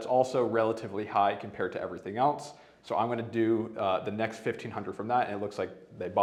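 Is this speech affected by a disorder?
No.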